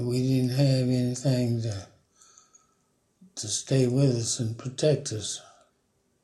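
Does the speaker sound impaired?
Yes: Parkinson's; about 5 years since onset.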